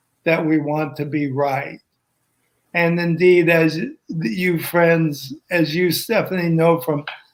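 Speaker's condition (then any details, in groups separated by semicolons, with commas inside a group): ALS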